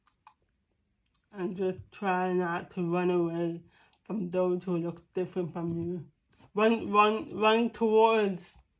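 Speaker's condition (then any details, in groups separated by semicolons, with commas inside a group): Cerebral palsy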